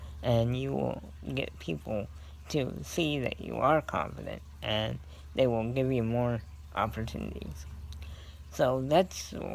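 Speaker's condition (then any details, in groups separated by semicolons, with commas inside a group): Cerebral palsy; scoliosis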